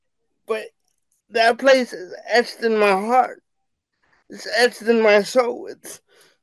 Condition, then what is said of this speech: Cerebral palsy. And so when I write, when I speak into the software, it has all this nonsense on the document.